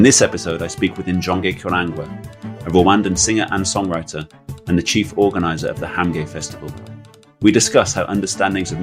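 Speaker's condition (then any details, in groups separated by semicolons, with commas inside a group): No condition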